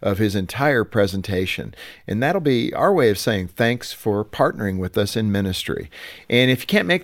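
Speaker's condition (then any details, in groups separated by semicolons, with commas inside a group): No condition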